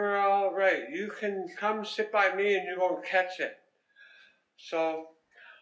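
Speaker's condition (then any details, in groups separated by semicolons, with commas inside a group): Head and neck cancer; relearned swallowing and speaking twice, feeding tube twice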